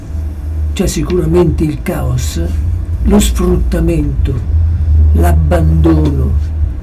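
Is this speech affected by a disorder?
Yes: Parkinson's disease; approaching final stage.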